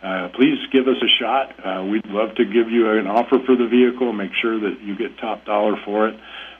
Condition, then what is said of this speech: None; typical speech.